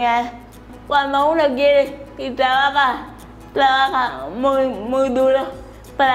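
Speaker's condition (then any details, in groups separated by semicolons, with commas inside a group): Cerebral palsy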